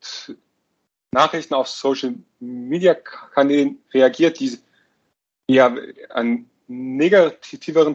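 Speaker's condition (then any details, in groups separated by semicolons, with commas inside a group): Stuttering; self-help in Flow-Gruppe München; repeated sounds, prolonged sounds, blocks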